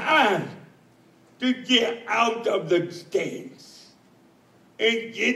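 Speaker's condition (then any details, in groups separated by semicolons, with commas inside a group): Cerebral palsy; speech still sounds atypical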